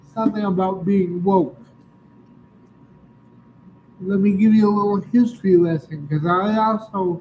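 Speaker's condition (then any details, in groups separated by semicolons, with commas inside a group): Cerebral palsy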